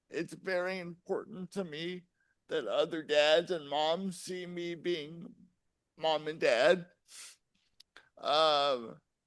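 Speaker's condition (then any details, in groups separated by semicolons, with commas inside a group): Cerebral palsy; since birth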